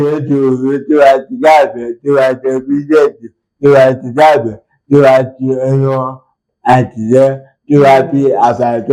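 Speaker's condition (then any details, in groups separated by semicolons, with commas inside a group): Cerebral palsy; from birth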